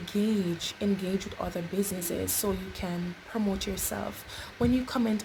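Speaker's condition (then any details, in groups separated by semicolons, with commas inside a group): No condition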